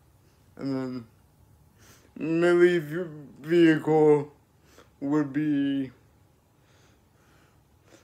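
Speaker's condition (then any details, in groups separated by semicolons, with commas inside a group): Cerebral palsy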